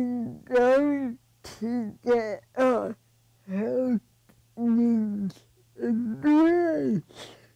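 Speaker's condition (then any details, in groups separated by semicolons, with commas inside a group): Cerebral palsy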